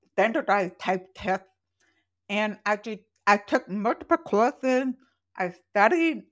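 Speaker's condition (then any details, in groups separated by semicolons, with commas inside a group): Profoundly deaf, congenital; wears hearing aids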